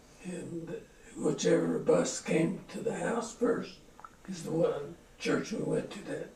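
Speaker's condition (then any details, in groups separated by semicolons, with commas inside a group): Parkinson's; slowing down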